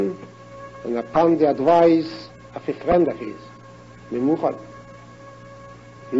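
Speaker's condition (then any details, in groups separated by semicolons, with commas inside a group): No condition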